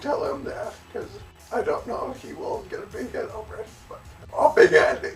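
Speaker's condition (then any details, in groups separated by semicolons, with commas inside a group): Cerebellar ataxia from brain tumour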